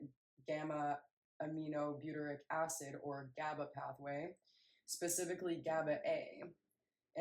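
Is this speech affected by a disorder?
No.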